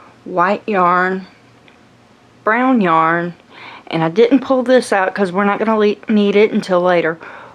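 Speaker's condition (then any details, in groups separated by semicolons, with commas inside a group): No condition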